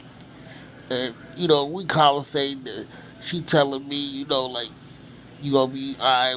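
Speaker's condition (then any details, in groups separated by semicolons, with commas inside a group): Cerebral palsy; from birth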